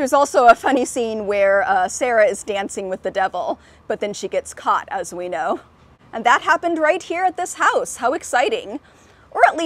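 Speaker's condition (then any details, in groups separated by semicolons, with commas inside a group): No condition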